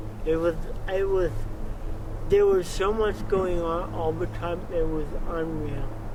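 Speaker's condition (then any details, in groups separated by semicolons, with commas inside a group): Cerebral palsy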